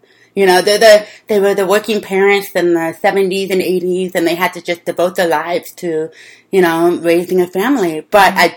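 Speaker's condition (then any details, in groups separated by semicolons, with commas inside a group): Deafness; deaf since childhood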